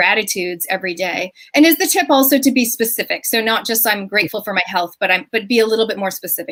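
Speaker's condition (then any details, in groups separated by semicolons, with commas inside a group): No condition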